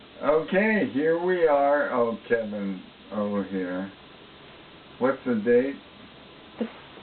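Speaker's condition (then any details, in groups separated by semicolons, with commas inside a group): ALS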